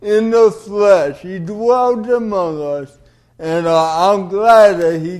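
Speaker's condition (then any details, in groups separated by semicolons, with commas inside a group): Cerebral palsy; Kennedy Krieger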